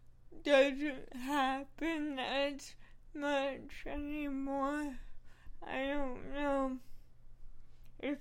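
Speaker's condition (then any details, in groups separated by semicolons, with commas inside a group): Cerebral palsy; working with speech therapist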